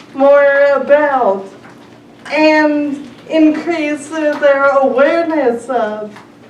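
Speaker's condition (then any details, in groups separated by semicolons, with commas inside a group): Traumatic brain injury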